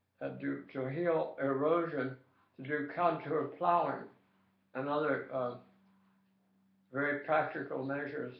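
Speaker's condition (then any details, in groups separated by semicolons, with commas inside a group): Tongue cancer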